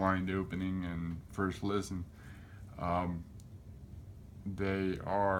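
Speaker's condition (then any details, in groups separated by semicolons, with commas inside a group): Cerebral palsy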